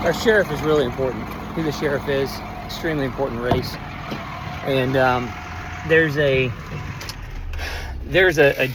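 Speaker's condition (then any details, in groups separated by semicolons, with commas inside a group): No condition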